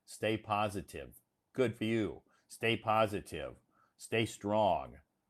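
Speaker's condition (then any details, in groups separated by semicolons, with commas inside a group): No condition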